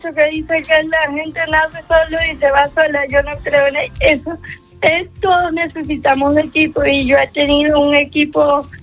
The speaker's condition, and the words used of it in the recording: Cerebral palsy. Nació en el año 2001 con parálisis cerebral, una condición que desde bien pequeña afectó a su movilidad y a su capacidad para hablar con fluidez.